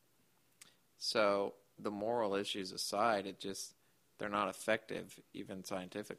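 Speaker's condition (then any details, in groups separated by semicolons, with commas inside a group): Duchenne muscular dystrophy; stem cell therapy in Costa Rica since about six years ago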